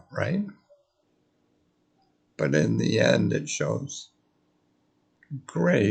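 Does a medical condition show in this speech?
Yes: multiple sclerosis.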